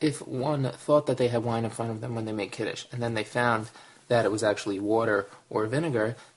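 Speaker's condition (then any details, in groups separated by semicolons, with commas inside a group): No condition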